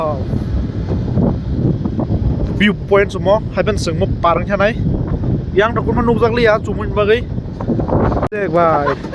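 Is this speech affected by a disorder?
No.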